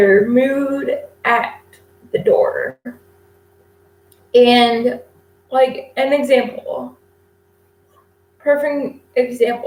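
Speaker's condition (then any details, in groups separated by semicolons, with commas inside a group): Cerebral palsy; infant ventilator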